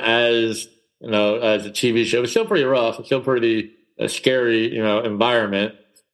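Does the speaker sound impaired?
Yes: cleft palate; speech impediment in childhood, speech therapy after moving south, others mocked way of talking.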